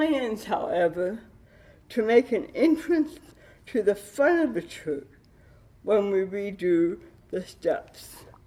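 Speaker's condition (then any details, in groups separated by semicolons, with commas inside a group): Cerebral palsy with dystonia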